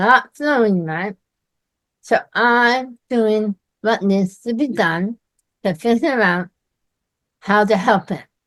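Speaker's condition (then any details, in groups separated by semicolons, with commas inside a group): Myasthenia gravis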